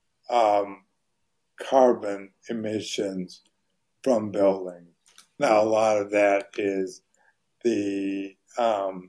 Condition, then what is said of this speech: ALS (motor neuron disease). It's my voice is so hoarse, and my right hand doesn't work.